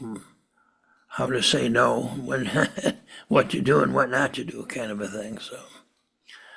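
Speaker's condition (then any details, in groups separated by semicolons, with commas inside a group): Parkinson's disease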